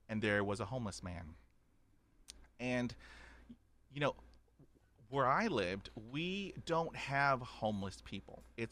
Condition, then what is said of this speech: Stuttering. When I do accents, I don't stutter.